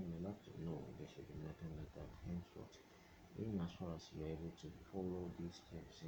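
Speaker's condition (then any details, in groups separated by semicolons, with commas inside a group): No condition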